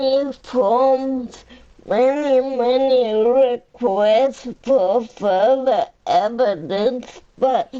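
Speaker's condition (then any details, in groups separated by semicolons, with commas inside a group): Cerebral palsy; powerchair user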